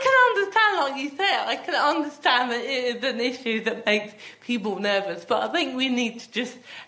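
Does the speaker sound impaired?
Yes: athetoid cerebral palsy, athetoid, with myotonia and ataxia.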